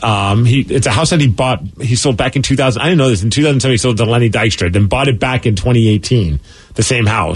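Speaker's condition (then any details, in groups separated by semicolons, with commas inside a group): No condition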